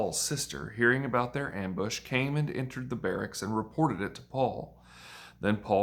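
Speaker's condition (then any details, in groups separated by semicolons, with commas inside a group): No condition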